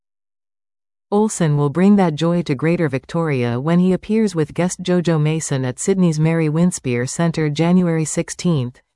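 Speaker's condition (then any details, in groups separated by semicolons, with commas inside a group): No condition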